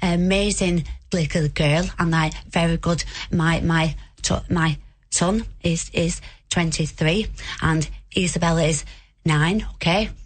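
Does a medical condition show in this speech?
Yes: aphasia; brain injury from congenital AVM, airlifted to Cork hospital, surgery, spasticity in arm and leg; transferred to hospital in Tulnery, ongoing recovery, support from Acquired Brain Injury Ireland; relearned talking at Cork hospital, word-finding difficulty, hesitant, breaks off, needs time.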